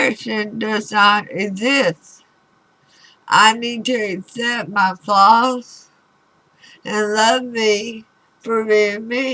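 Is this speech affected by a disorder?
Yes: throat cancer radiation damage.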